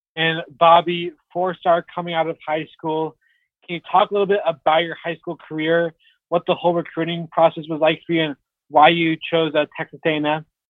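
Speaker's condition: No condition

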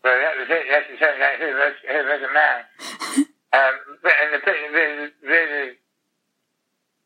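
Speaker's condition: Tongue cancer, glossectomy, most of tongue removed; terminal, sent home to die after 2 weeks in hospice, pain under control, noisy machine

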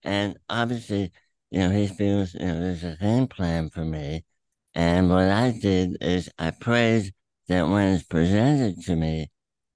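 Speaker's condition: Throat cancer; eating issues from tongue tumor

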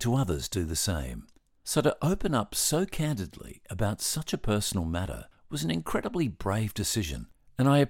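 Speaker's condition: No condition

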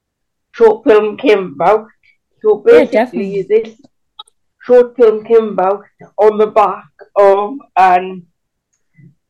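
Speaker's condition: Cerebral palsy; can walk but with limits

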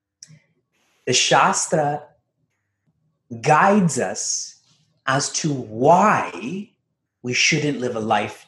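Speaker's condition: No condition

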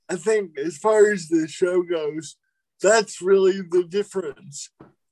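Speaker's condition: Cerebral palsy

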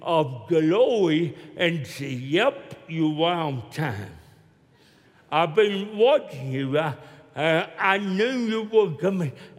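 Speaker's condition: Cerebral palsy; walks with limp

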